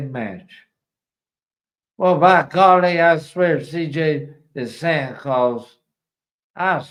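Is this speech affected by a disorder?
Yes: ALS.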